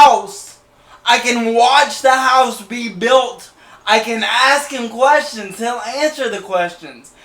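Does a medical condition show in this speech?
Yes: cerebral palsy.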